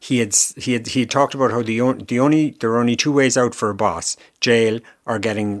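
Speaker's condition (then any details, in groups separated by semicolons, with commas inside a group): No condition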